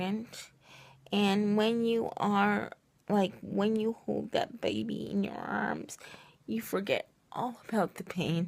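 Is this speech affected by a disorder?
Yes: cerebral palsy, triplegia.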